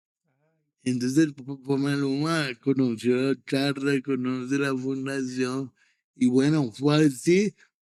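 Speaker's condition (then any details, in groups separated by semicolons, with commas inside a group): Cerebral palsy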